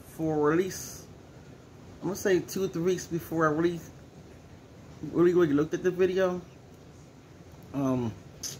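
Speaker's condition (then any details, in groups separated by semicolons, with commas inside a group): No condition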